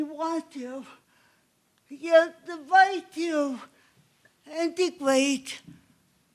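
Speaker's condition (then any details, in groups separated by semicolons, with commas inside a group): Cerebral palsy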